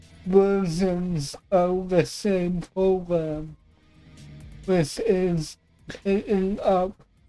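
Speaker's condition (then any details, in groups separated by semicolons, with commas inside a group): Cerebral palsy; affects voice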